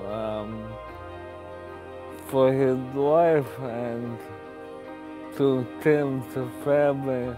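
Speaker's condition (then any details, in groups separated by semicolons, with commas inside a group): ALS; wheelchair user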